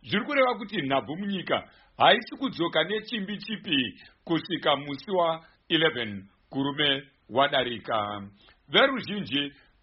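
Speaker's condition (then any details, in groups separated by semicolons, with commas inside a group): No condition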